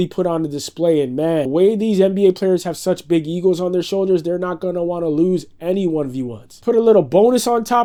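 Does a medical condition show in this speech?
No.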